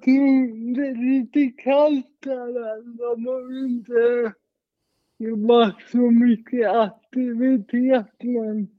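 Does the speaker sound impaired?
Yes: cerebral palsy; present from birth, brain oxygen deprivation, heart not beating at delivery, mild; difficulty with fine motor movements like zippers, shoelaces, buttons, uses adapted rifle.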